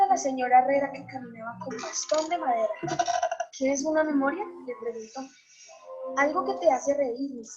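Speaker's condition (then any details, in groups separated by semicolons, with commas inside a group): No condition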